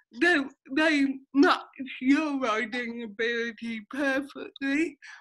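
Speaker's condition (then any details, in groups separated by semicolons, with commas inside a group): Cerebral palsy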